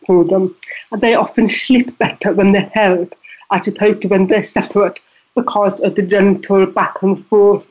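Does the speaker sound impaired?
Yes: deafness; deafness audible in voice.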